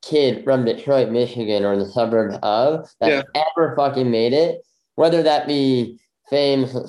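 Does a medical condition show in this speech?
Yes: bilateral cleft lip; congenital bilateral.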